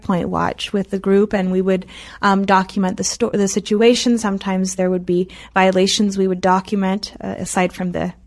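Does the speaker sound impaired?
No.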